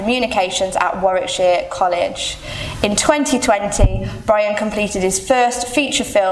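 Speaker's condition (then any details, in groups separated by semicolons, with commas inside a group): No condition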